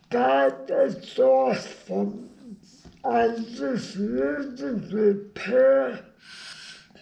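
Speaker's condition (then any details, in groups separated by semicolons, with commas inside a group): Brain injury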